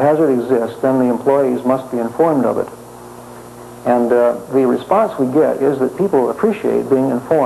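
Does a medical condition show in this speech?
No.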